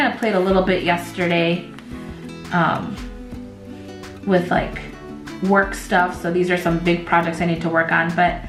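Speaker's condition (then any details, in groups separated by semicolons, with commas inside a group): No condition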